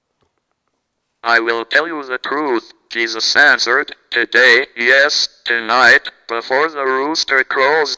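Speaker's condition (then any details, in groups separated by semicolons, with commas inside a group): Cerebral palsy, speech-generating device; had caregiver who helped with walking attempts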